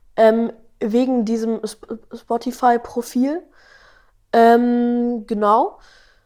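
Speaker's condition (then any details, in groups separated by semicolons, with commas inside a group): Stuttering; 12-year-old boy; stutters a lot in this conversation while talking about stuttering; no stuttering singing with melody, stutters rapping without melody, little in own podcast, speaks fast; repeated sounds, prolonged sounds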